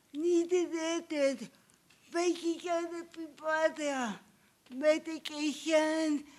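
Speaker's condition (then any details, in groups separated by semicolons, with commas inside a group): Cerebral palsy; obvious speech impairment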